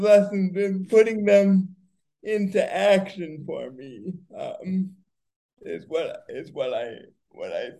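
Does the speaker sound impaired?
Yes: cerebral palsy; wheelchair user, races with my team triumph.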